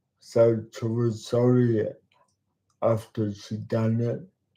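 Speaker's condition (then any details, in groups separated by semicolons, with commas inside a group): Cerebral palsy; talks slowly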